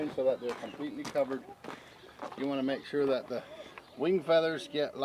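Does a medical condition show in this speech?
No.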